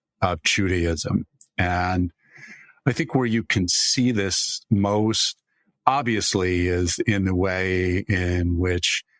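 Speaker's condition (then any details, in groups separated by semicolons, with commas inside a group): No condition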